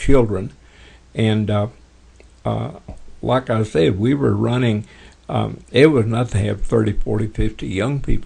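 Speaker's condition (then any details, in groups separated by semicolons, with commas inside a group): Parkinson's; tremors as early symptom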